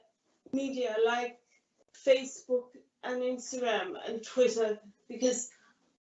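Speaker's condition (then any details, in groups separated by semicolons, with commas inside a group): Cerebral palsy; caused by grade one brain bleed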